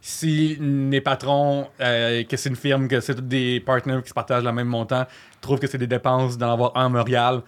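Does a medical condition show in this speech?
Yes: stuttering and cluttering; lifelong speech problem, long unrecognized, identified about a year ago; on Trois-Bières podcast saw self as the one people could not understand; here prolonged sounds.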